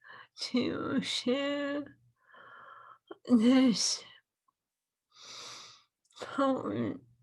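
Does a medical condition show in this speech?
Yes: ALS; voice changed, singing helps speech.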